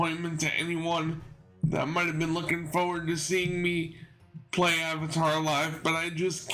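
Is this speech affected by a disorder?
Yes: cerebral palsy.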